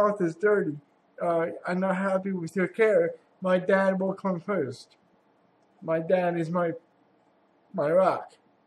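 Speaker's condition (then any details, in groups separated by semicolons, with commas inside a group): Cerebral palsy; has had surgery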